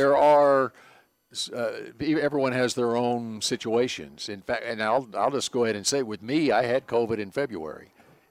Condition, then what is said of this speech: None; typical speech.